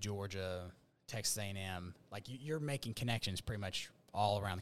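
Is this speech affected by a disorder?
No.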